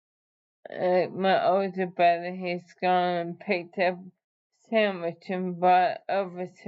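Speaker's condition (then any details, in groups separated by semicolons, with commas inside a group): ALS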